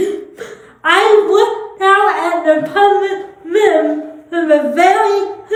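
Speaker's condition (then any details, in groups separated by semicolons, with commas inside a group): Cerebral palsy, spastic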